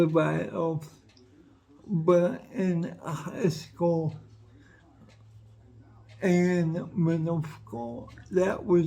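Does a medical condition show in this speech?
Yes: cerebral palsy; affects whole body.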